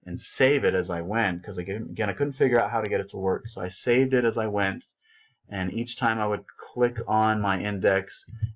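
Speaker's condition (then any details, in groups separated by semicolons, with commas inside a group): No condition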